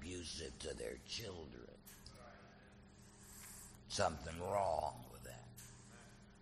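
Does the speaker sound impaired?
Yes: laryngectomy, voice prosthesis; total laryngectomy after cancer recurrence.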